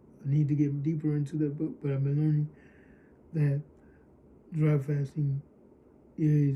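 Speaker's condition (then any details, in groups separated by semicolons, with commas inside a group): Cerebral palsy; speaking possibly affected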